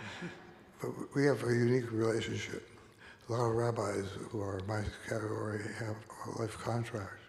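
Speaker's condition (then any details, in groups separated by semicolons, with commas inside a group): Parkinson's disease; loss of body control predicted, still exercising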